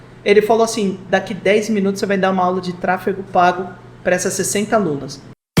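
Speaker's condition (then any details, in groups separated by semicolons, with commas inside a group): No condition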